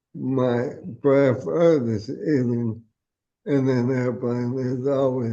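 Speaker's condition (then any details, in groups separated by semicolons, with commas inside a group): ALS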